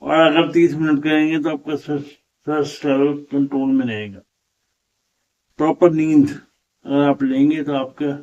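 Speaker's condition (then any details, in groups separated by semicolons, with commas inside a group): Cerebral palsy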